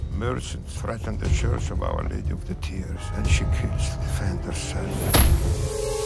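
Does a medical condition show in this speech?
No.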